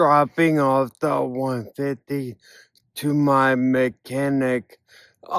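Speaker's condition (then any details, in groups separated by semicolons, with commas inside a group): Ataxia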